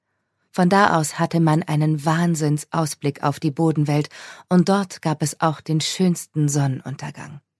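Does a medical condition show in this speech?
No.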